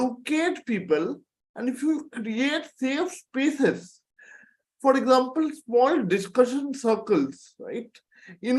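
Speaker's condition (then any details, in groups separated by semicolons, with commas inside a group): Cerebral palsy; from birth, four major surgeries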